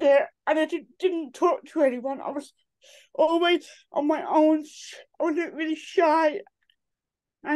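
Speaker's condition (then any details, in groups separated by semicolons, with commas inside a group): Cerebral palsy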